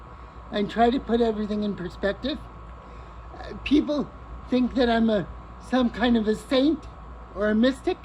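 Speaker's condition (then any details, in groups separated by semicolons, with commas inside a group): Cerebral palsy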